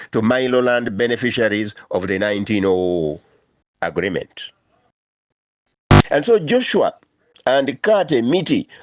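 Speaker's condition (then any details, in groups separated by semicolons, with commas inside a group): No condition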